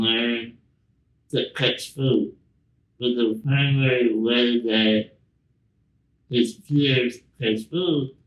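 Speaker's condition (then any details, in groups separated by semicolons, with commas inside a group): Spinal muscular atrophy; since birth, genetic, progressive muscle weakness; two disease-modifying medications, stable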